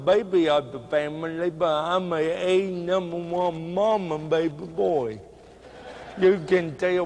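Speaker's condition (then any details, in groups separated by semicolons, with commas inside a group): Cerebral palsy; speech hard to understand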